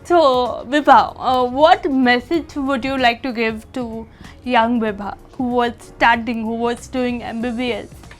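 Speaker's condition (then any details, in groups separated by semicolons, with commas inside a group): Cerebral palsy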